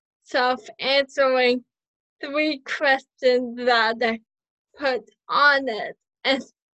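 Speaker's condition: Cerebral palsy, spastic quadriplegic, mild

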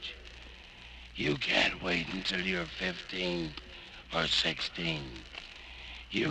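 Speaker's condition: Bad voice; cancer, died about two months after this recording; voice sounds bad and feels just as bad

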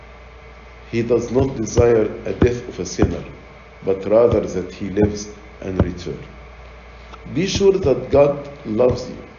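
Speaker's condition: No condition

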